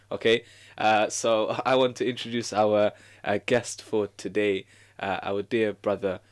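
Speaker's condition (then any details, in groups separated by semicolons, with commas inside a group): No condition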